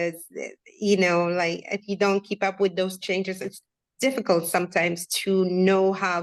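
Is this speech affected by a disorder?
No.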